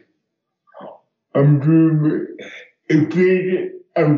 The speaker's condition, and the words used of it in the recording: Cerebral palsy. I am now the writer who cannot write and the speaker who cannot speak.